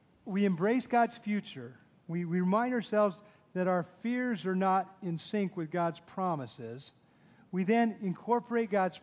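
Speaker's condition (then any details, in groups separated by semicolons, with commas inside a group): No condition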